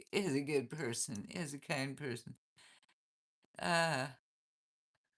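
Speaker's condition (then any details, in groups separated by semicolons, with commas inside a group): Cervical dystonia, essential tremor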